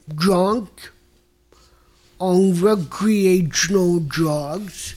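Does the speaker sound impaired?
Yes: mild cerebral palsy; mild cerebral palsy from birth, non-progressive, mostly right side, 99 days in NICU, stiffens in cold; unconsciously spits when talking, slightly higher-pitched than typical male voice, voice reveals disorder, mistaken for drunk.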